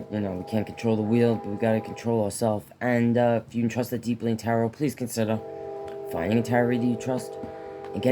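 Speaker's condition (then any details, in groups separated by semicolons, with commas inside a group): No condition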